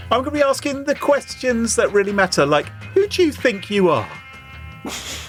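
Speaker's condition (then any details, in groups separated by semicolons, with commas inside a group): No condition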